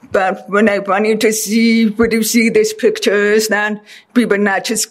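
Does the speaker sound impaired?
Yes: deafness; deaf since childhood.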